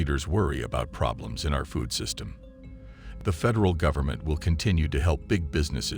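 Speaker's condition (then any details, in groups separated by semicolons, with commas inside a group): No condition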